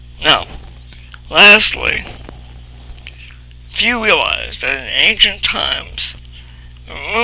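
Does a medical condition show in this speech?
Yes: cerebral palsy.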